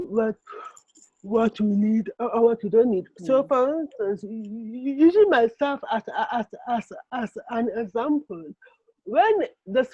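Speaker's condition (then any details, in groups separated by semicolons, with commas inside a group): Cerebral palsy; affects movement and writing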